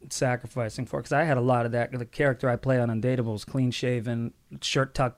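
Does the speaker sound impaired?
No.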